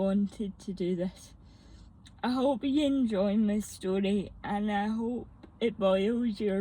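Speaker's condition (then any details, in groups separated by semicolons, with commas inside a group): Mixed cerebral palsy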